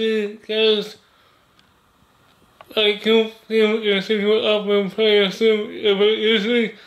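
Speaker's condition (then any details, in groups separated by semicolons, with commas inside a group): Cerebral palsy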